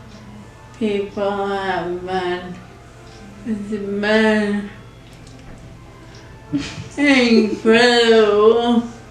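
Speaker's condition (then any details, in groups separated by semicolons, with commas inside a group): ALS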